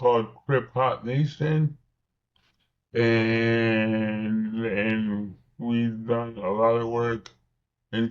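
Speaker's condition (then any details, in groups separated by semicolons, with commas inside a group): Cerebral palsy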